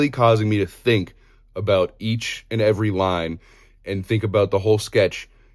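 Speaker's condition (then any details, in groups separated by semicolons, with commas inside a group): No condition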